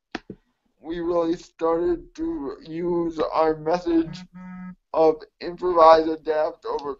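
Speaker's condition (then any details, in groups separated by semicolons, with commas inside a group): Cerebral palsy; mixed quadriplegia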